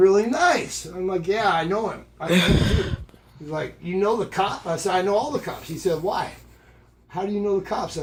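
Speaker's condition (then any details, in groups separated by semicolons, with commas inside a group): No condition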